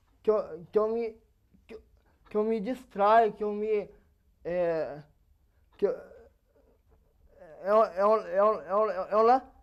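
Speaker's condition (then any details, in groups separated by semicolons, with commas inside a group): Cerebral palsy; age 27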